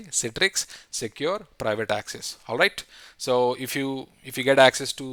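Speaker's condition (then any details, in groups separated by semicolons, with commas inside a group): No condition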